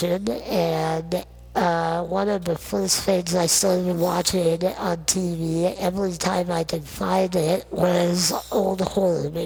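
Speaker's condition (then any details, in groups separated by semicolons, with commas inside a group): Non-progressive muscular dystrophy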